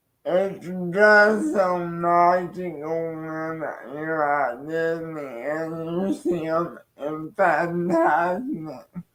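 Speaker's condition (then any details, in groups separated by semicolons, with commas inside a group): Cerebral palsy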